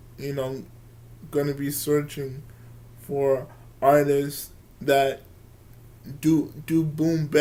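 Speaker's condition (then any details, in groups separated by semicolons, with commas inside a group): Cerebral palsy; from birth, wheelchair user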